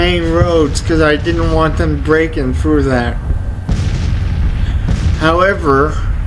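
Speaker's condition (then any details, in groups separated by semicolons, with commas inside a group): Cerebral palsy; only one hand usable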